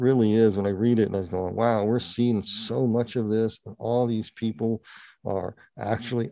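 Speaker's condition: Partial cleft palate; congenital, present from birth, held back a school year because of it

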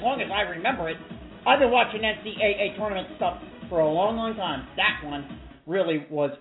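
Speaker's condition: No condition

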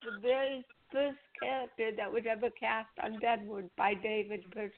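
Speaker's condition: Cerebral palsy; titanium neck

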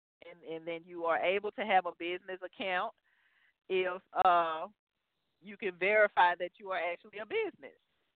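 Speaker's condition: No condition

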